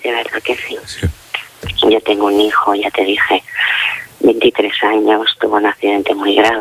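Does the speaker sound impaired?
Yes: facial palsy; facial palsy after cancer surgery three years ago, age 47 now, ongoing medical follow-up.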